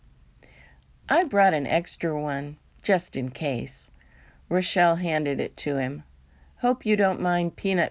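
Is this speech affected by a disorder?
No.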